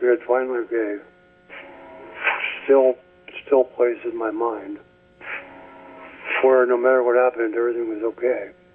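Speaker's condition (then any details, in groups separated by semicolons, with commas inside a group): ALS; speech getting worse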